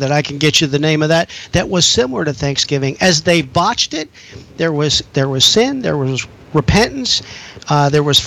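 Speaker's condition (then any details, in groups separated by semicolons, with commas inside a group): No condition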